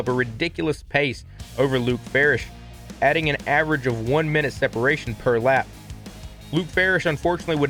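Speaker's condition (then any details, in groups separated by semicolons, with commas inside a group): No condition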